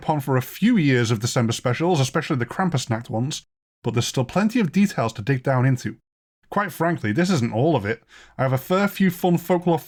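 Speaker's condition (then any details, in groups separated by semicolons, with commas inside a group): No condition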